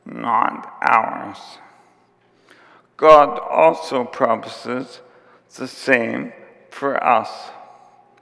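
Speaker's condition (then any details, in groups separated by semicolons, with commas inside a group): ALS; symptoms began about four years before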